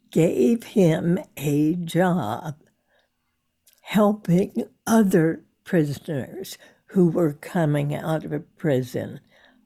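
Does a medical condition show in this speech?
Yes: spasmodic dysphonia; vocal cords too tight to let air in, Botox at Oregon Health and Sciences Hospital, Portland; still receiving Botox injections into vocal cords about twice a year to keep voice going; voice strongly affected, many listeners thought stroke, sound of voice off-putting to some listeners.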